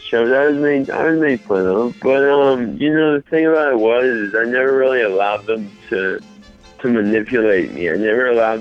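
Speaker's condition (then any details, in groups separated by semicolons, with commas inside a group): Mild cerebral palsy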